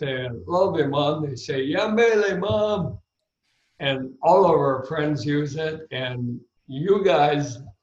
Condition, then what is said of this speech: ALS (motor neuron disease). I'm hearing an indicator in your voice that gives me concern.